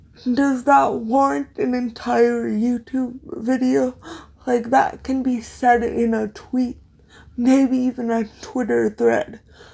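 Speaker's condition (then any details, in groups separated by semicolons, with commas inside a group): Cerebral palsy, severe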